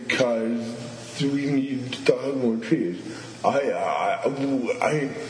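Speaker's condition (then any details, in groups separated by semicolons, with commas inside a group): Stuttering; stuttering since at least teenage years, also cerebral palsy, which compounds things; has had long disfluent moments on own name; repeated sounds, prolonged sounds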